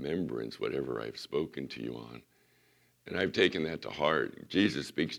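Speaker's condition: Vocal cord surgery recovery; voice not ready for full message, doctor limits teaching to 10-15 minutes

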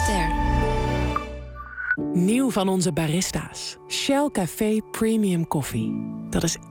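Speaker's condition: No condition

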